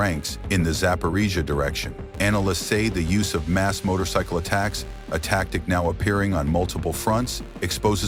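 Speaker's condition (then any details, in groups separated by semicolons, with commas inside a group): No condition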